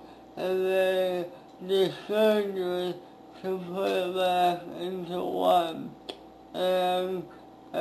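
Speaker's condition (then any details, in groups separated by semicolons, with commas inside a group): Speech impairment after birth surgery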